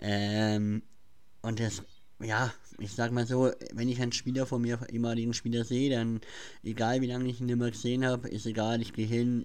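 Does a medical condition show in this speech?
Yes: cleft palate; cleft palate since childhood; speech defect, listeners say speech hard to understand.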